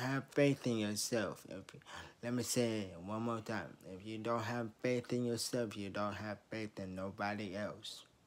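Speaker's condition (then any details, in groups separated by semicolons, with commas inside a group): Traumatic brain injury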